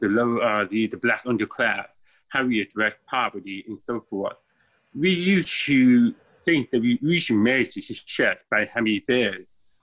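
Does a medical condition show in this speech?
Yes: deafness, born deaf; congenital deafness, mainstreamed under IDEA policy, same itinerant teacher first through 12th grade.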